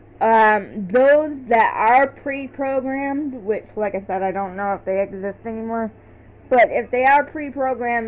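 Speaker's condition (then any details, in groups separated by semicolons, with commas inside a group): Cerebral palsy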